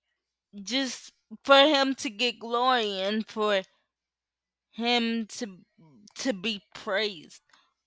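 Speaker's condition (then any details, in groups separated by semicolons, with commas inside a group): Cerebral palsy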